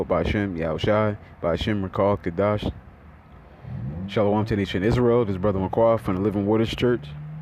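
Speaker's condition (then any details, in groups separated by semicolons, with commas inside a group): No condition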